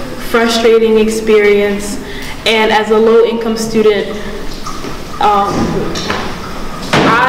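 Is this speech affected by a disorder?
No.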